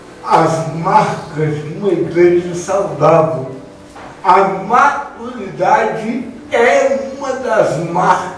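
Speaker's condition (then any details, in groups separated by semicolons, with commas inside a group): Cerebral palsy; no speech as child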